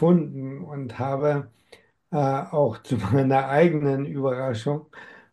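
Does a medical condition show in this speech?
Yes: amyotrophic lateral sclerosis; diagnosed at 47, slower course than other affected patients; has tried many approaches.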